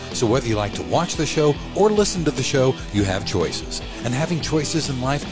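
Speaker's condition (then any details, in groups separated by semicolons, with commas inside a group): No condition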